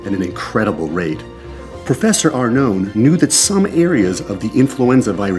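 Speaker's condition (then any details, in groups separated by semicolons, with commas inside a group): No condition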